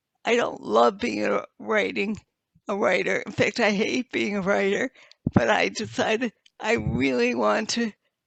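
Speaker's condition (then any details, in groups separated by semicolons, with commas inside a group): Multiple sclerosis; quadriplegic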